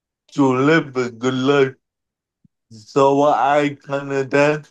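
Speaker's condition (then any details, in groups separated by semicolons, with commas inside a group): Cerebral palsy; wheelchair over the years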